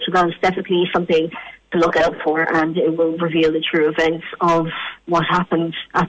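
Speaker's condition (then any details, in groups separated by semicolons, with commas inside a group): Cleft palate; congenital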